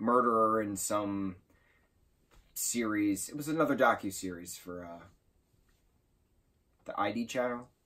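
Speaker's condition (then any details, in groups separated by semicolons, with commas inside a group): No condition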